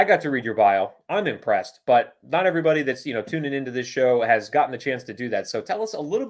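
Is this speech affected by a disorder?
No.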